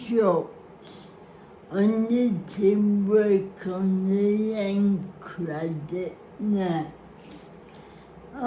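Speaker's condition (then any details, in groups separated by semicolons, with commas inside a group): Cerebral palsy; spastic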